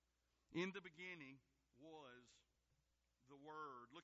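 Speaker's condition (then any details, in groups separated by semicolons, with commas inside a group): No condition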